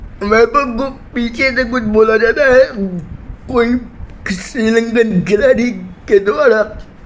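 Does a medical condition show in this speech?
Yes: cerebral palsy.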